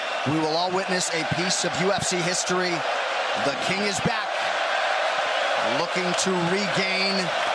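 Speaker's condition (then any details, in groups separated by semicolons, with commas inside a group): No condition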